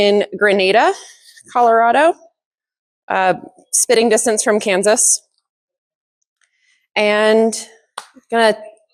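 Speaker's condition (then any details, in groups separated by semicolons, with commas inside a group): No condition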